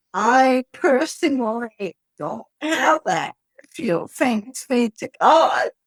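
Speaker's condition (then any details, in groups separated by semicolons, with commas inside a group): Cerebral palsy; wheelchair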